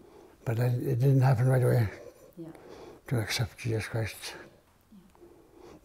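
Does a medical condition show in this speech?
Yes: Parkinson's; failing health; hard time talking.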